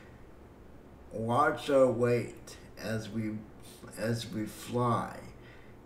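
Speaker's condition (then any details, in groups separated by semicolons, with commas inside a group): Cerebral palsy; breathing fine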